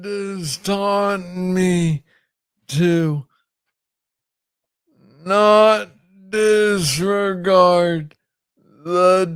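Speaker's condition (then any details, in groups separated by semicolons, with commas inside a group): Parkinson's disease; speaks slowly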